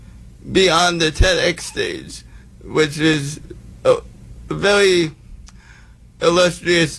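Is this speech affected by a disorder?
Yes: cerebral palsy; present from birth, physical disability, visible in hand, unable to play mainstream sports as child; improved speaking through Toastmasters and a hired coach, does radio play-by-play, public speaking, TEDx talk.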